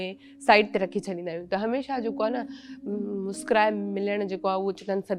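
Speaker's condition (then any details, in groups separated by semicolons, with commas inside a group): No condition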